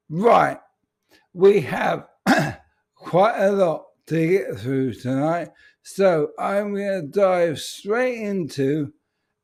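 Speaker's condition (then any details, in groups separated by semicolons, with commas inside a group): ALS; speech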